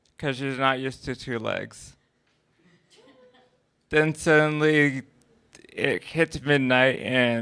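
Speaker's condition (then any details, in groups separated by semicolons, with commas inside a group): Cerebral palsy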